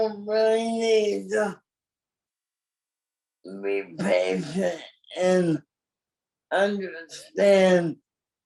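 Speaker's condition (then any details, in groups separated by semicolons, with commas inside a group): Cerebral palsy; from birth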